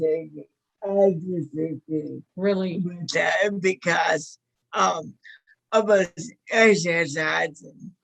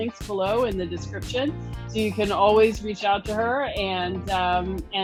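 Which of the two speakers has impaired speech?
The first: motor neuron disease; severe spasticity in hips and legs, balance affected; five years since diagnosis, walker or wheelchair, slowly progressing; onset with slurred words, speaking difficulty, voice strength varies daily.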